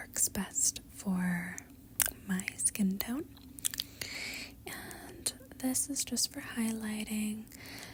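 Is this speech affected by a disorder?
No.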